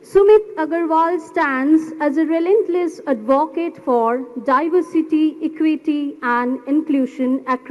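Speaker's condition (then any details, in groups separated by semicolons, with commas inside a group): No condition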